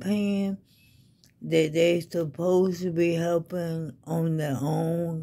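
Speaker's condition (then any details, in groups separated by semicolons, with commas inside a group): ALS; needs help with daily activities, fatigue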